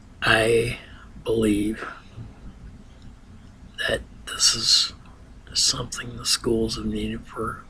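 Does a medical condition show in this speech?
Yes: ataxia.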